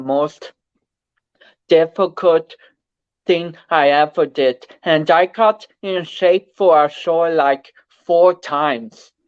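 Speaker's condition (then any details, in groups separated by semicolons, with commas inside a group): Cerebral palsy; speech affected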